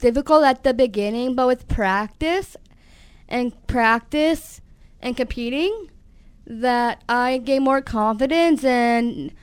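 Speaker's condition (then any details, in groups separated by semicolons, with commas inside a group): Down syndrome; visible disability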